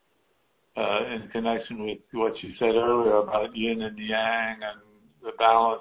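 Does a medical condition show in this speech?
Yes: Parkinson's.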